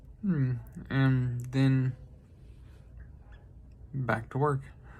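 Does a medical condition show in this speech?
Yes: traumatic brain injury.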